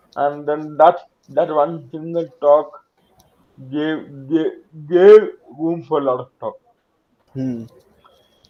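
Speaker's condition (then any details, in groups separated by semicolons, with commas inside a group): Cerebral palsy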